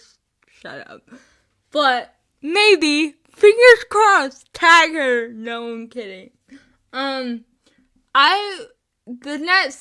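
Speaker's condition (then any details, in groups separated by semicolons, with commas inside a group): Spastic cerebral palsy, mixed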